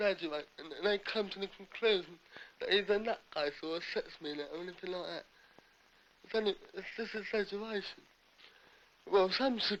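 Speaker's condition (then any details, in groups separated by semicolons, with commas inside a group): Cerebral palsy; difficulties communicating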